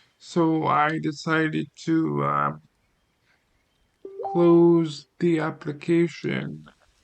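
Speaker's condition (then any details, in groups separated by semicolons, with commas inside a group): Cerebral palsy; limbs affected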